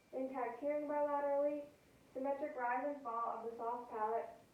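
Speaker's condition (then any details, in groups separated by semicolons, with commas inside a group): No condition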